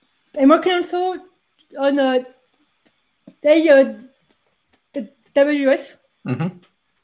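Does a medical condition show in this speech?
Yes: stuttering; led to rejection from computer science master's program; here blocks.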